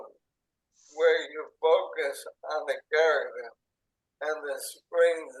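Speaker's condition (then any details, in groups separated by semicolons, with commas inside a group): ALS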